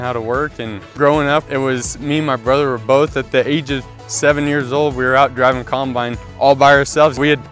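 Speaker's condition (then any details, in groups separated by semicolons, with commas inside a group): No condition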